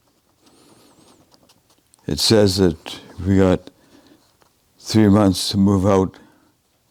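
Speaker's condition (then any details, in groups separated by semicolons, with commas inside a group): Advanced Parkinson's disease, severe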